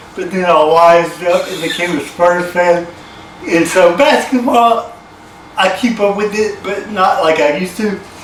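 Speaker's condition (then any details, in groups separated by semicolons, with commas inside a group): Cerebral palsy; from birth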